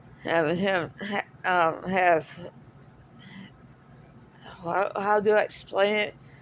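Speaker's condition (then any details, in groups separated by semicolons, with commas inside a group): Cerebral palsy; speaks differently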